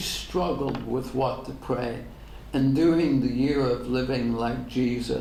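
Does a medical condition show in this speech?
Yes: ALS; degenerative; diagnosed ten years ago.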